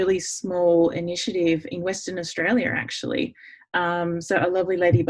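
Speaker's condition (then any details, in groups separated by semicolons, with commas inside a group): No condition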